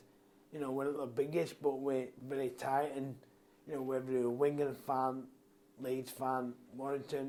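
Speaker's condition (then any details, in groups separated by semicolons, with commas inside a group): Motor neurone disease; mainly affects voice and throat muscles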